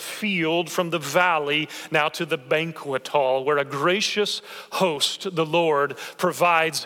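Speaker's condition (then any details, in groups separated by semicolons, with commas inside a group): No condition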